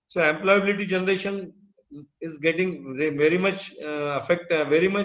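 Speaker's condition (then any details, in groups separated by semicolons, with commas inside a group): No condition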